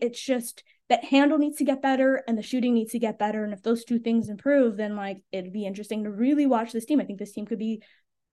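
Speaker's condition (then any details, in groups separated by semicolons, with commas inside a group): No condition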